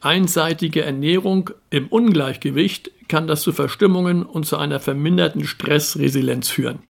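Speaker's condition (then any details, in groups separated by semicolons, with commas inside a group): No condition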